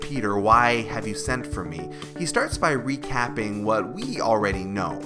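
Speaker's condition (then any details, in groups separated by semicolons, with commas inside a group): No condition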